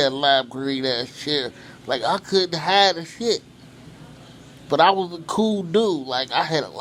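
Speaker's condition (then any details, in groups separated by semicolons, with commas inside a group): Cerebral palsy; from birth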